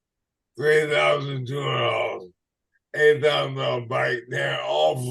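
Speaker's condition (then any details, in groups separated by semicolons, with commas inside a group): ALS/MND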